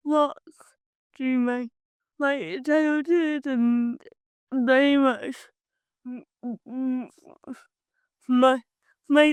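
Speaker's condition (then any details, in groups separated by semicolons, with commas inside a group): Cerebral palsy; from birth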